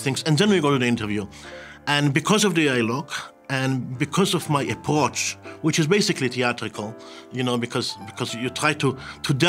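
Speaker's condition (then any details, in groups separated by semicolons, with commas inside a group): No condition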